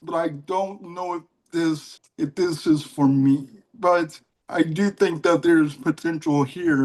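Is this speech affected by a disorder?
Yes: cerebral palsy; mild case.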